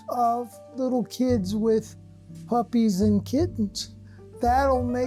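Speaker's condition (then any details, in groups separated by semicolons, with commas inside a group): Cerebral palsy; since birth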